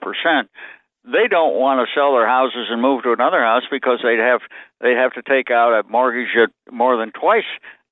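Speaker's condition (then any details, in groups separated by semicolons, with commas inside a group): No condition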